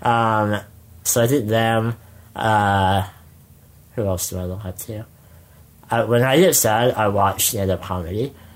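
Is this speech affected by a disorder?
Yes: spinal muscular atrophy; congenital, muscles waste away with age, wheelchair for most of life; jaw tires with prolonged speaking.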